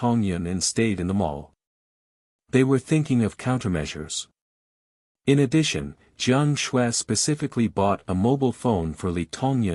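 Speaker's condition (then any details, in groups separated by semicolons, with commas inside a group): No condition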